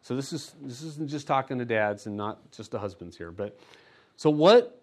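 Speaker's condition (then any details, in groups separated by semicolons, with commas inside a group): No condition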